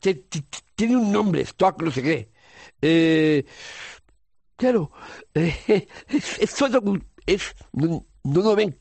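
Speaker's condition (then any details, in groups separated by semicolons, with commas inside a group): Down syndrome; congenital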